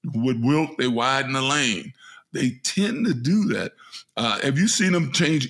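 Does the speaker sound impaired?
No.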